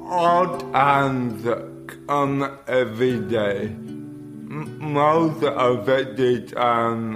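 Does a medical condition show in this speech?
Yes: cerebral palsy; daily tasks harder than for others.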